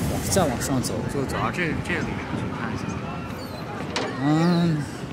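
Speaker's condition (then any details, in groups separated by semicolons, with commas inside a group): No condition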